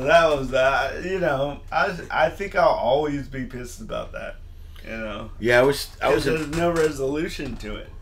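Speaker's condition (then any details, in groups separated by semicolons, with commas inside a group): Cerebral palsy; lifelong atypical speech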